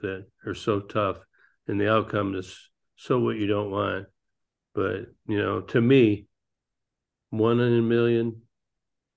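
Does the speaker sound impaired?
Yes: Parkinson's disease; bowling as activities to help with Parkinson's.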